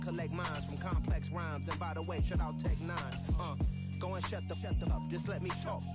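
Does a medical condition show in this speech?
No.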